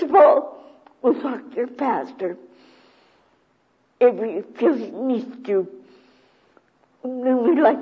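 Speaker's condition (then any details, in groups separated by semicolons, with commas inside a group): Cerebral palsy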